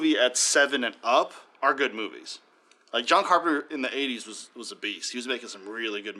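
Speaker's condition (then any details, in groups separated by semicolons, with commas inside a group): No condition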